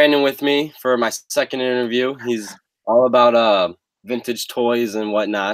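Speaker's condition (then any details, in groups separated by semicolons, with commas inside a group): No condition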